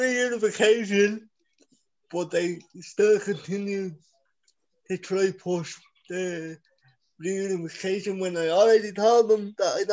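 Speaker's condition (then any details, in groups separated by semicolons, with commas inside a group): Cerebral palsy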